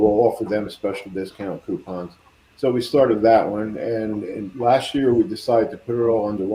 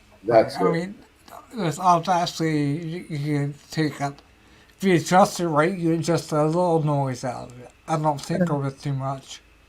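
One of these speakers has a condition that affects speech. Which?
The second: ataxia; brain lesion, affects walking and balance; may slur speech, may sound drunk.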